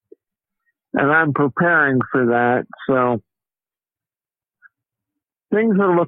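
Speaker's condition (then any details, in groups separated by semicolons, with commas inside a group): Cerebral palsy; diagnosed a few days after birth, low birth weight of 3 lb 11¾ oz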